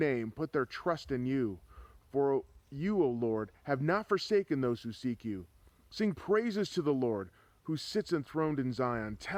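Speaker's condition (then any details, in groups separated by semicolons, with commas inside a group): No condition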